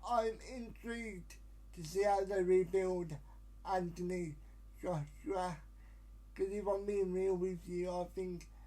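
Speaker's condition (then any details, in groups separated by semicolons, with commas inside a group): Cerebral palsy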